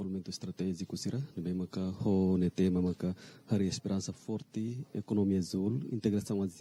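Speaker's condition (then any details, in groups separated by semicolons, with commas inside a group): No condition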